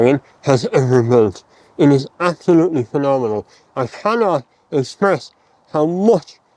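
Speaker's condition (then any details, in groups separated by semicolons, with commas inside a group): Mouth cancer surgery; mouth cancer, surgery, radiotherapy; speech altered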